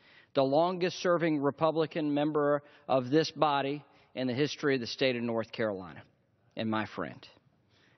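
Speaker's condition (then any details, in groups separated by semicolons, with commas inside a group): No condition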